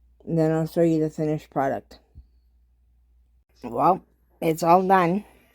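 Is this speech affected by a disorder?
Yes: cerebral palsy.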